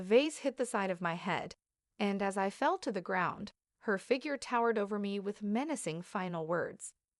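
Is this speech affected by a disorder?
No.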